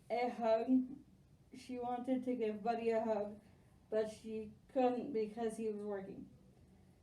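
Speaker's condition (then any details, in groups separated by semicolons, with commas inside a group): Spastic quadriplegic cerebral palsy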